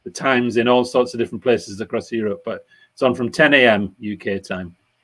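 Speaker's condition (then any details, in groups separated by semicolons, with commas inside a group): No condition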